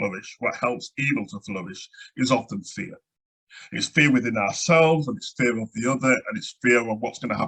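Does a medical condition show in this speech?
No.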